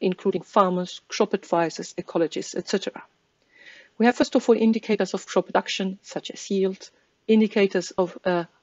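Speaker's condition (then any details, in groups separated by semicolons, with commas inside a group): No condition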